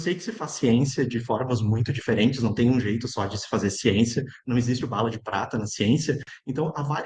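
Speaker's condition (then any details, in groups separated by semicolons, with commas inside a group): No condition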